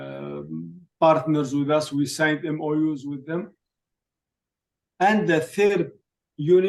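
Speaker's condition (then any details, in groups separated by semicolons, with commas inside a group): No condition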